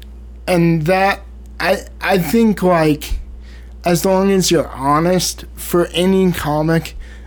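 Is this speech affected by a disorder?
Yes: cerebral palsy; spastic quadriplegic, all four limbs impaired, oxygen lack at birth, motor brain area damaged, diagnosed age 3; age 26, 23 years since diagnosis, lot of muscle tension, spasms, full sensation.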